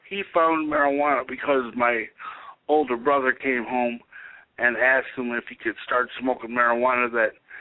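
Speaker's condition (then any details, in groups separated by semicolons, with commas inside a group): Cerebral palsy; able to speak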